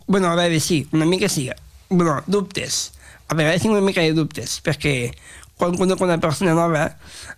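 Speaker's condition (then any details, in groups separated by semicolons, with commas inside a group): Down syndrome; present since early childhood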